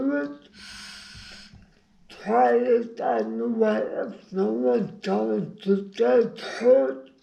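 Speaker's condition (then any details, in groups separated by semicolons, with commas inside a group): Brain injury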